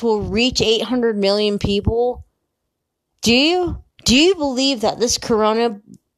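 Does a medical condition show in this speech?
No.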